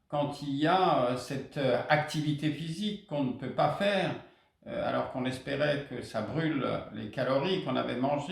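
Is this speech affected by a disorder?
No.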